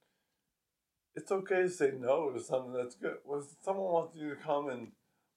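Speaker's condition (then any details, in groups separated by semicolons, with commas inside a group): ALS; progressive weakness, reduced athletic performance before diagnosis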